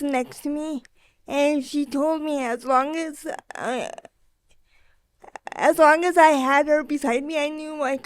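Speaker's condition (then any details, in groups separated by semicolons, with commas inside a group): Cerebral palsy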